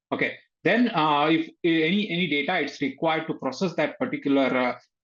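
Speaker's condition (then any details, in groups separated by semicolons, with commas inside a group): No condition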